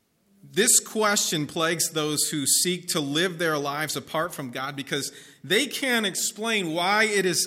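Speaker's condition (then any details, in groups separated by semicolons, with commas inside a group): No condition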